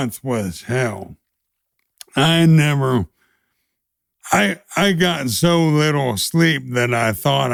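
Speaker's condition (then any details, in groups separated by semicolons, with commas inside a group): ALS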